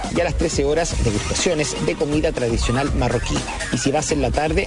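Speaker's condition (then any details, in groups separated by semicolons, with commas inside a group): No condition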